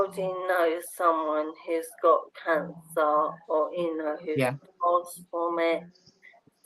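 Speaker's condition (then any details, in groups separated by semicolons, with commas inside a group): Motor neurone disease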